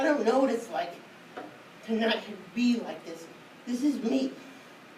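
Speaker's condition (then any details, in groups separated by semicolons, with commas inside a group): Cerebral palsy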